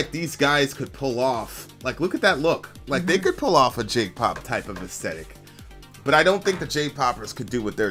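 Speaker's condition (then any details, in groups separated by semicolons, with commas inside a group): No condition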